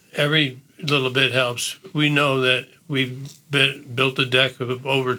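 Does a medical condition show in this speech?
Yes: Parkinson's disease; first symptom hand cramping, diagnosed about 11 years ago, progressive; drooling.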